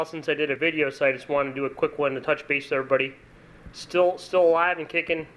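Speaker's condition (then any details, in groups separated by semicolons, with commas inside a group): No condition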